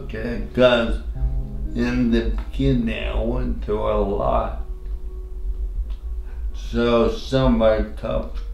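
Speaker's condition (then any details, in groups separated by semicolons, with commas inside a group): Traumatic brain injury (pontine cavernoma)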